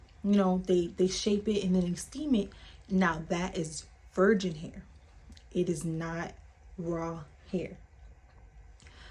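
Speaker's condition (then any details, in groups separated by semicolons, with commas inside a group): No condition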